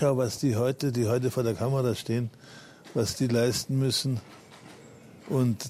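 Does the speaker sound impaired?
Yes: Parkinson's disease; not trembling during interview, admitted to rehab bedridden two years ago, now walks with crutches.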